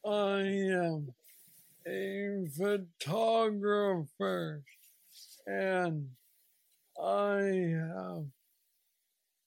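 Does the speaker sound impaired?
Yes: Parkinson's disease; young onset at 35, neurostimulator brain implant after 2 years, works like brain pacemaker; about 9 years since diagnosis, most aggressive form, still progressing, no plateau, mobility struggles.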